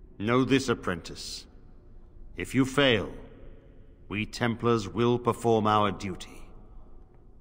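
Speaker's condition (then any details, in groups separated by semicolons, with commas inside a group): No condition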